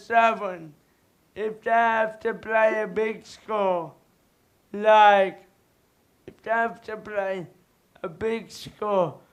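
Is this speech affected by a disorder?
Yes: cerebral palsy.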